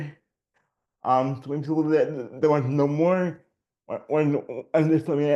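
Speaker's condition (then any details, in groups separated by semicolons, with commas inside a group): Generalized dystonia; generalized, childhood onset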